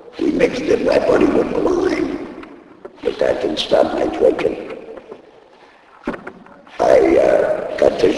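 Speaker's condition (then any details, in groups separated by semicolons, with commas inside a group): Laryngectomy; speaks using device in throat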